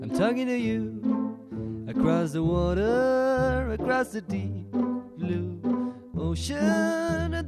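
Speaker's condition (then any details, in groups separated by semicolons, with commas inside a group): No condition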